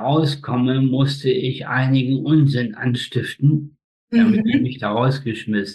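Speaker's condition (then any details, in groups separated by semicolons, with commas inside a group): Spastic tetraparesis; birth injury, cord around neck, oxygen loss up to 15 minutes, all four limbs, facial paralysis; slightly hoarse from many speeches; difficulties controlling speech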